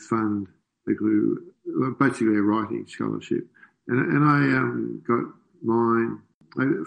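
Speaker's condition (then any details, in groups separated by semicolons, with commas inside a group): Parkinson's disease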